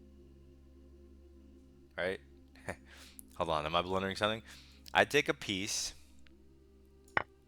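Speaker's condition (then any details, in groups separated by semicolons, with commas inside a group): No condition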